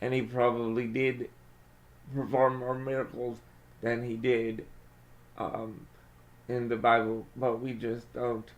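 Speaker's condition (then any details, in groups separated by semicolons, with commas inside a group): Cerebral palsy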